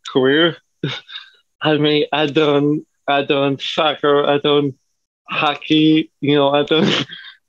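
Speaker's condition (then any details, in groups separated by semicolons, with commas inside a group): Cerebral palsy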